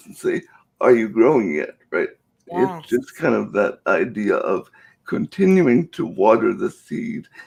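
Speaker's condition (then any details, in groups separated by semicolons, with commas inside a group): Cerebral palsy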